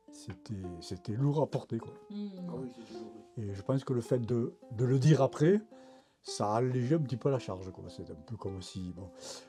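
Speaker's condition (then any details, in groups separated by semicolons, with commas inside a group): No condition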